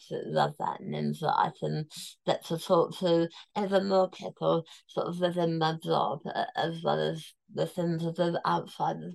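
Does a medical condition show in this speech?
Yes: tongue cancer, near-total glossectomy, stage 4 tongue cancer.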